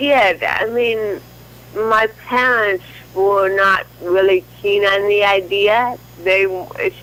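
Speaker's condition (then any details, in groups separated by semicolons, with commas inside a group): Cerebral palsy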